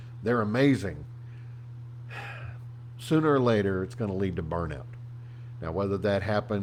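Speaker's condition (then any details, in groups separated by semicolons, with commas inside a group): No condition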